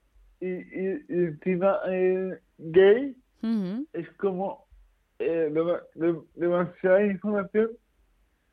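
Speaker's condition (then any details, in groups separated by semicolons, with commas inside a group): Cerebral palsy; nervous system damage, mainly physical effects, no intellectual disability, 57% registered disability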